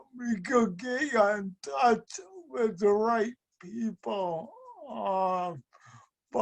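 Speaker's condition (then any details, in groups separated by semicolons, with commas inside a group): Speech and mobility impairment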